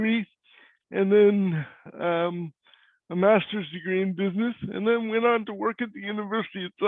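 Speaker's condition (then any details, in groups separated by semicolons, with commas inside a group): Cerebral palsy; voice is different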